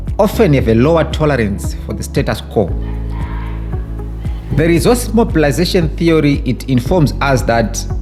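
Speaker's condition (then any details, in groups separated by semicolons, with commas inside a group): No condition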